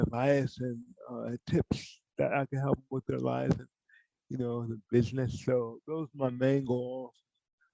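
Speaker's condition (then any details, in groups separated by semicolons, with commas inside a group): Cerebral palsy; from birth, poor hand use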